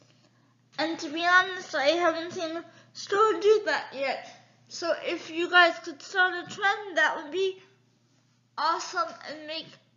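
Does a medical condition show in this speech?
Yes: cerebral palsy; affects all four limbs.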